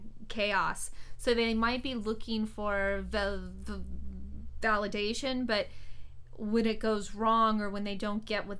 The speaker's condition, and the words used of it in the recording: Stuttering. Like, so I would minimize myself and not talk as much because of that.